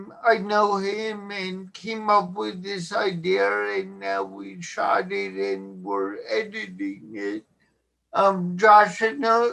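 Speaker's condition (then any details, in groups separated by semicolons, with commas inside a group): Cerebral palsy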